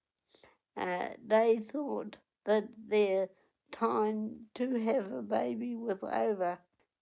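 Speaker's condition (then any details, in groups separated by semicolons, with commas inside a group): Cerebral palsy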